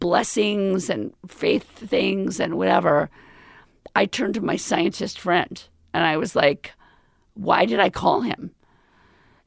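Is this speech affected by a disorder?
Yes: vocal fold paralysis; left vocal cord paralysis after ten-hour pear-sized brain tumor surgery, permanent, past intubation, tracheostomy, feeding tube; about two years post-surgery, steroid injections, type 1 thyroplasty, palatal adhesion with implant, further surgery possible; voice after recent surgery said temporary, still hard to swallow, earlier unable to swallow or talk.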